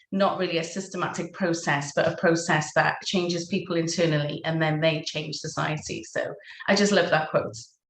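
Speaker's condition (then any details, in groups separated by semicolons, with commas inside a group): No condition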